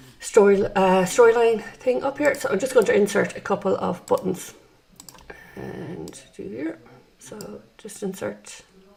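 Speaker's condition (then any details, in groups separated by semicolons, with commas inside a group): No condition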